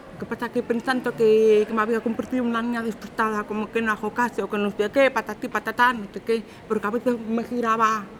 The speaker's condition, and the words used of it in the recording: Deafness. Cuando me quedé sorda, lo que hicieron era matacarme para que no pierda lo que había y lo que he aprendido a hablarlo cuando oía.